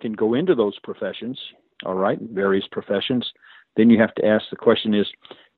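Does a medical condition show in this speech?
No.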